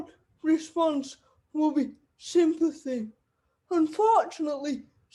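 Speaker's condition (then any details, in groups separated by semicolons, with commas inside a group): Cerebral palsy; wheelchair user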